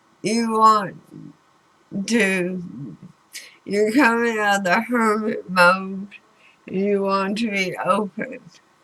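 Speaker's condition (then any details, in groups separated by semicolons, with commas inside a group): Throat cancer radiation damage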